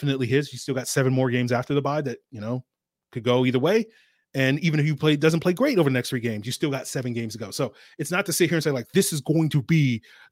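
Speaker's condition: No condition

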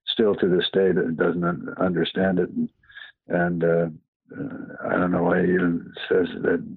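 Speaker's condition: Parkinson's; past cancer

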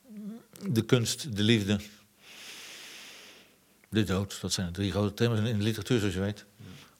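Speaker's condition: Parkinson's disease; progressive incurable Parkinson's disease, diagnosed years ago, already ill before diagnosis, 50% dementia risk, heading toward invalidity; speaks with difficulty, half purely Parkinson motor problem, emotional tearfulness partly from disease

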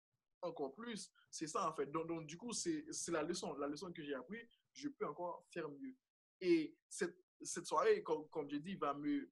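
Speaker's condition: Stuttering; father also stuttered, realized own stutter gradually over time, remarks about elocution from others; stuttering during interview; whole-word repetitions, comme, stuttered moments left uncut in videos; repeated sounds, repeated words

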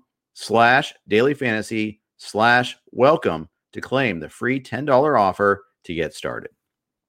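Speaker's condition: No condition

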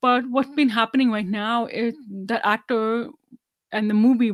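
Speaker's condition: Deafness, severe; 99% hearing loss, hearing aids worn whole life, no cochlear implant

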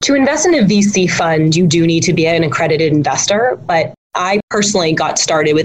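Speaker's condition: No condition

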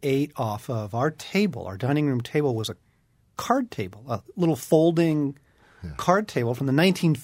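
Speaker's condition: No condition

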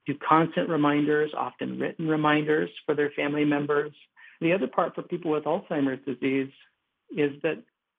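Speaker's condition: No condition

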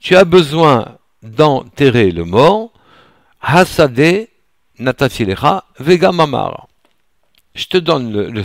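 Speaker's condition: No condition

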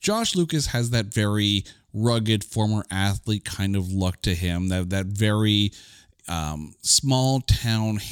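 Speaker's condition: No condition

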